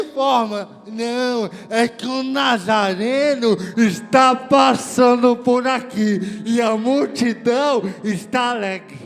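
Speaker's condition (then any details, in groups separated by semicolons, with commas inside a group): Cerebral palsy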